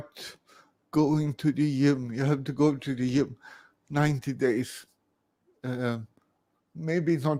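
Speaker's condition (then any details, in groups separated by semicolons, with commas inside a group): Cerebral palsy; from birth; over 50 years, cramps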